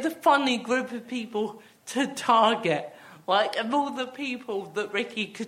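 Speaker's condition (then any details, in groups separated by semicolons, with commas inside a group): Athetoid cerebral palsy; with myotonia and ataxia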